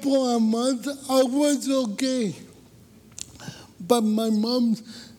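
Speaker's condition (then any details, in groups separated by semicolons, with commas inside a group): Cerebral palsy; born about two weeks early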